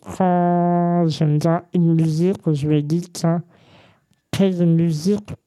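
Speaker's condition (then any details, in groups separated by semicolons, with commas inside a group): Congenital muscular dystrophy; muscles stayed thinner and weaker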